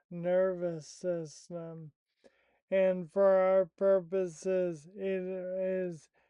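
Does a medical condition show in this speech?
Yes: primary lateral sclerosis.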